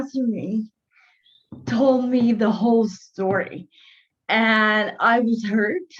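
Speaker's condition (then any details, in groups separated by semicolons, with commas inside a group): Cerebral palsy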